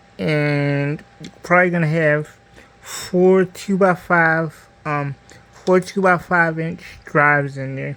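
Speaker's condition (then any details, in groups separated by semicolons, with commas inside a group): Cerebral palsy; diplegia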